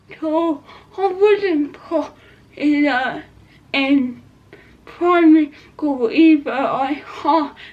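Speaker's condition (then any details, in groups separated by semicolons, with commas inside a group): Cerebral palsy; from birth, brain damage at birth, not quadriplegic; speech affected, may be hard to understand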